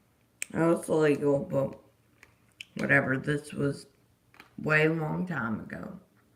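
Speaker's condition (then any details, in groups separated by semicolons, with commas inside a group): Disability causing slurred speech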